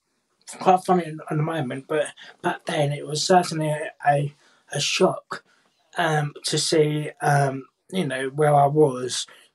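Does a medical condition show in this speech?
Yes: cerebral palsy, profound hearing loss; speaks clearly despite deafness, BSL first language, primary school speech and language therapy.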